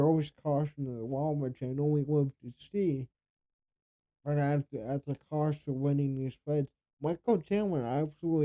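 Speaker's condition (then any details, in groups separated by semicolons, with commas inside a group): Cerebral palsy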